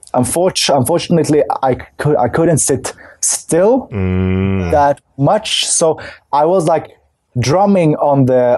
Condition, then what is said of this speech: Stuttering. And during the years, it has become better, but I'm still scared, you know, mm-hmm.